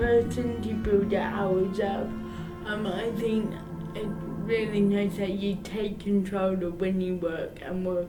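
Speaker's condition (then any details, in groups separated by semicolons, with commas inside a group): Cerebral palsy; arm tremors; requires support at home and work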